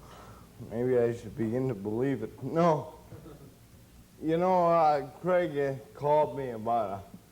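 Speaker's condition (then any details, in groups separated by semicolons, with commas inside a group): Cerebral palsy; since birth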